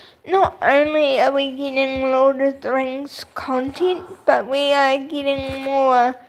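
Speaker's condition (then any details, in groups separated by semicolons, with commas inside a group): Cerebral palsy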